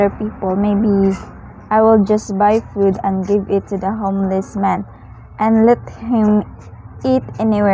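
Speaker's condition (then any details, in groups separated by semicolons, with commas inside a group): No condition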